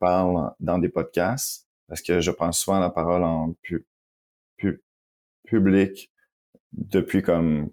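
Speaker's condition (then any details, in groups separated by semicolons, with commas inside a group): Stuttering; ongoing adult stuttering; repeated sounds, blocks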